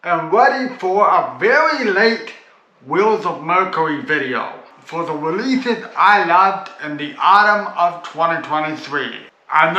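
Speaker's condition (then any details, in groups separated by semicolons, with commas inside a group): Cerebral palsy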